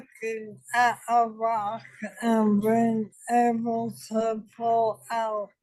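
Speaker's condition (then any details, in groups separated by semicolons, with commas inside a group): ALS; diagnosed almost five years ago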